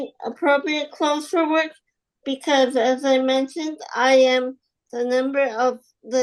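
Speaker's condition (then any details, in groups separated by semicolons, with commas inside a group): Spastic quadriplegic cerebral palsy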